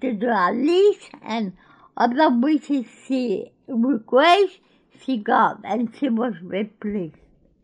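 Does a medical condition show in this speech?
Yes: cerebral palsy; cerebral palsy from childhood, born in Greece, cannot move without some support; had speech problems in childhood, began talking after attending Gruella school.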